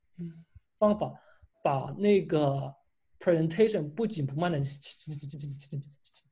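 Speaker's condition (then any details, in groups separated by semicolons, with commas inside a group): Stuttering; stuttering since early primary school, blocks when called on, fluent in choral reading, childhood ENT visit unhelpful; controls stuttering with speech techniques from speech clinic therapy, including practice presentations to therapists; controls speaking speed with techniques, slow relaxed pace, techniques make stuttering noticeable to listeners; prolonged sounds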